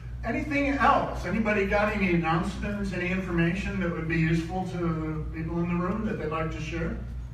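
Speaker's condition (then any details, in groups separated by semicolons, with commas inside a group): No condition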